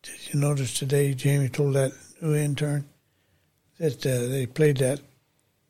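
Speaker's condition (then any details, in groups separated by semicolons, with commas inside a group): Parkinson's disease; thumb-to-arm tremor, Parkinson's medications, Medtronic deep brain stimulation, Dr. Hershauer, two probes, balance affected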